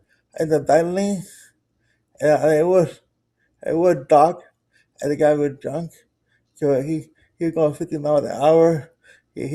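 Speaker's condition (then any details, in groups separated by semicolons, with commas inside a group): Cerebral palsy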